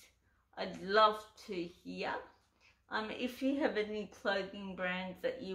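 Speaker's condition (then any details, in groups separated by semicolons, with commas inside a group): Cerebral palsy; uses wheelchair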